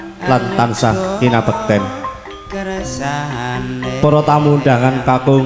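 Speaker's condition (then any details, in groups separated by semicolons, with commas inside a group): No condition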